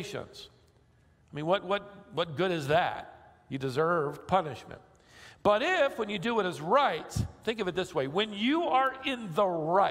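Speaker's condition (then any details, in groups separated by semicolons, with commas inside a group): No condition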